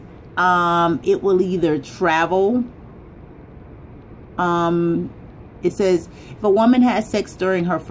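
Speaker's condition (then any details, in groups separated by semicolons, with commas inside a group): No condition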